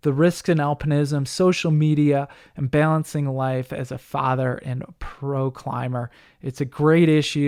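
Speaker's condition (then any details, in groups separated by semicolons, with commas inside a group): No condition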